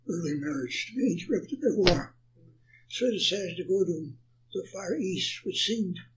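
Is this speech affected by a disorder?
Yes: Parkinson's.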